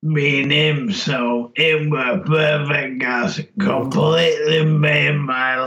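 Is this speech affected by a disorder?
Yes: motor neurone disease; cannot speak well, speech noticeably changed.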